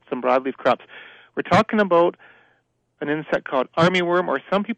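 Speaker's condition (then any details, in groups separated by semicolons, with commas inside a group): No condition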